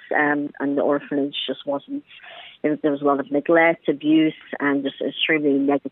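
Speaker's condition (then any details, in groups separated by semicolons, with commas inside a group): Cleft palate; congenital cleft palate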